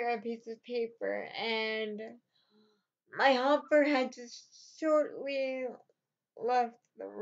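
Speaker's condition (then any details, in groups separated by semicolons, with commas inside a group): Cerebral palsy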